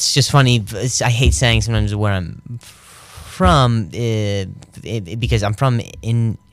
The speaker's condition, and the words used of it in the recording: Stuttering. So when I say I was born in like it's easy for it to just start.